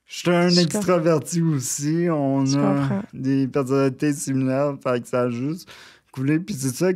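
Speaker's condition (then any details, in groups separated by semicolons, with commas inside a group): Cerebral palsy; brain damage, paralysis, wheelchair user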